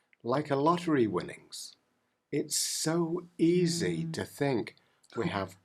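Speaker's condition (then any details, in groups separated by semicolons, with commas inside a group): No condition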